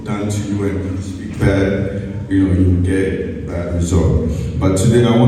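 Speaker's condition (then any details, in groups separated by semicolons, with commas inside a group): No condition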